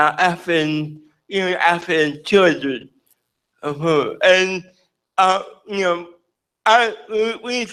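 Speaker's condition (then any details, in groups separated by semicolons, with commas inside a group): Cerebral palsy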